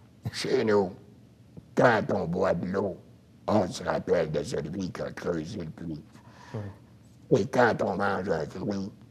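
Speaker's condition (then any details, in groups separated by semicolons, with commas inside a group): Throat cancer, voice prosthesis; laryngectomy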